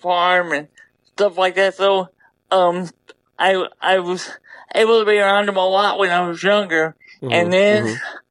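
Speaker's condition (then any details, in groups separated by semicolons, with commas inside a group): Double hemiplegia cerebral palsy; right side weaker than left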